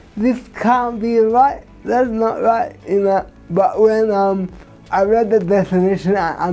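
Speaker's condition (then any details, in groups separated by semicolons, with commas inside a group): Cerebral palsy; from birth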